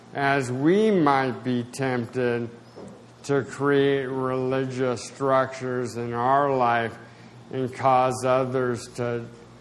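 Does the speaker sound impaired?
Yes: spasticity, mild.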